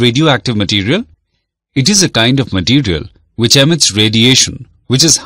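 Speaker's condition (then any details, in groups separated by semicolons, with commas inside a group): No condition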